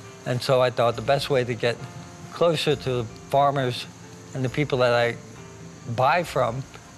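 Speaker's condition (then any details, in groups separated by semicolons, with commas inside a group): ALS; affects hands; cannot hold a knife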